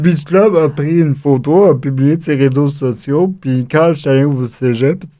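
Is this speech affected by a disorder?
Yes: cerebral palsy; acquired, chickenpox at three weeks, fever, epileptic seizure, convulsions, brain bleeding, premature infant, wheelchair user.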